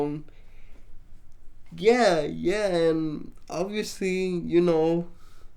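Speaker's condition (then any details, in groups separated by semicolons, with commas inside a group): Cerebral palsy, mixed, mild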